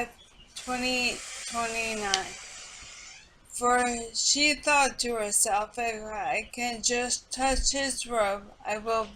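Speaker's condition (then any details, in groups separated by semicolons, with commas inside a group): Multiple sclerosis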